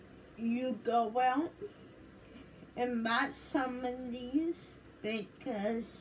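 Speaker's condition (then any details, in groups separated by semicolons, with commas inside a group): Cerebral palsy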